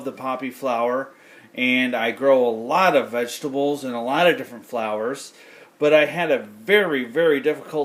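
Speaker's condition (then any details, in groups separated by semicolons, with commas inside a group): No condition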